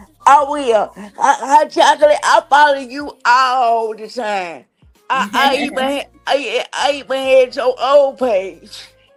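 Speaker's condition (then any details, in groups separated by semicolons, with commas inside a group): Cerebral palsy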